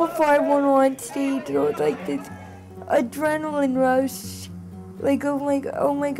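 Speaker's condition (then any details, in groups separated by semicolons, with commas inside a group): Cerebral palsy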